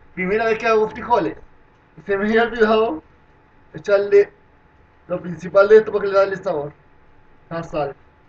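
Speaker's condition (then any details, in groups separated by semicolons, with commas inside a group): No condition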